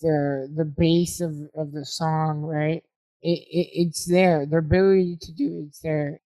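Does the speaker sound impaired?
Yes: spinal muscular atrophy type 2.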